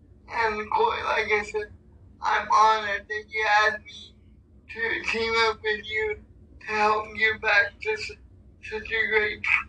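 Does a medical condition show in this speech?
Yes: cerebral palsy; paired with able-bodied athletes for races through Ambulance Angels of Oklahoma.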